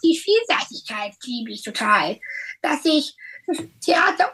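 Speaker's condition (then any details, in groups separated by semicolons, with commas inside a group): Down syndrome; trisomy 21, present since birth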